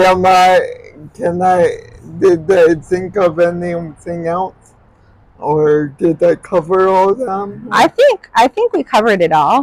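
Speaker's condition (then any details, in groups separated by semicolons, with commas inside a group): Cerebral palsy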